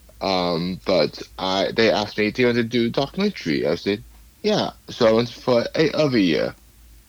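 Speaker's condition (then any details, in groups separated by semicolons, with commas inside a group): Cerebral palsy; past speech therapy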